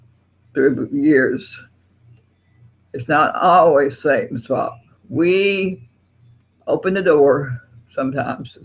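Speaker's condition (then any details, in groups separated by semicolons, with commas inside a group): Parkinson's; on medication, surgery some years before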